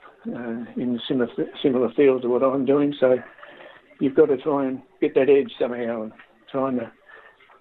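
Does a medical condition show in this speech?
Yes: Parkinson's disease.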